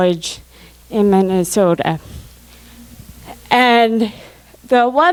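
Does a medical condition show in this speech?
Yes: cerebral palsy.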